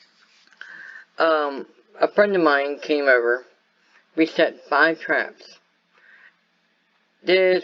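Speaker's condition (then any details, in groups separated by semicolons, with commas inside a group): Cerebral palsy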